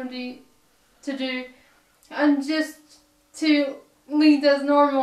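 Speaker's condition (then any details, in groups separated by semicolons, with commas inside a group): Cerebral palsy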